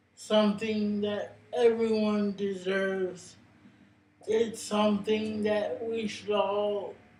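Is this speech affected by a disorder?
Yes: cerebral palsy; brain injury.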